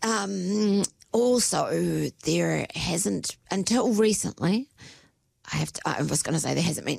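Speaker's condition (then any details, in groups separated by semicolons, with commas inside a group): Spasmodic dysphonia; lifelong, onset within months after prolonged stress settled, brain-to-voice-box neurological pathway interrupted, prior speech therapy; Botox injections every 3 months, working well, near end of 3-month cycle; voice does weird stuff, hard to get right, audibly worse near end of Botox cycle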